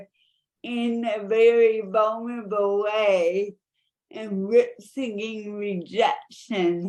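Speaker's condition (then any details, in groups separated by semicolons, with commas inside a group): Cerebral palsy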